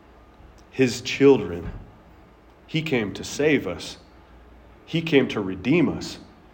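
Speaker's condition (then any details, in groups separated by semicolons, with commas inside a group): No condition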